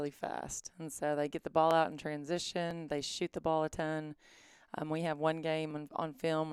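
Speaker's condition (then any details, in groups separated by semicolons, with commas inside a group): No condition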